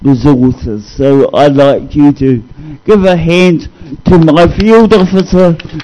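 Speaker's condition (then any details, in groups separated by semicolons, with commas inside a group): Cerebral palsy; discovered at age 2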